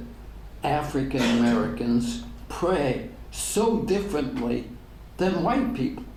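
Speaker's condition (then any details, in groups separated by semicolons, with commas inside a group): ALS; degenerative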